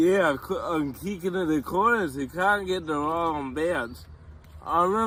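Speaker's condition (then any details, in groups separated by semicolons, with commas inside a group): Cerebral palsy; from birth, tight muscles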